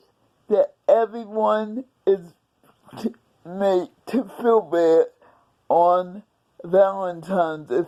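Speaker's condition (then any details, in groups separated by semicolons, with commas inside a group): Cerebral palsy; several unnoticed strokes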